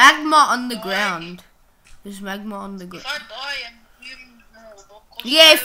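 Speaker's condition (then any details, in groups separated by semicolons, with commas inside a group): No condition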